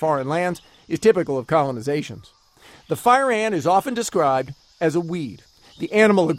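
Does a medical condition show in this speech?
No.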